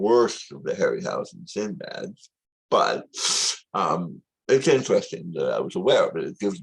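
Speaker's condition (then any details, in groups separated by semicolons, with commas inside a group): Tongue cancer surgery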